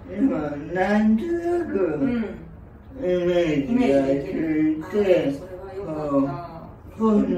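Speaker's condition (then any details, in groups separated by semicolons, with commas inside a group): Cerebral palsy; severe, uses a wheelchair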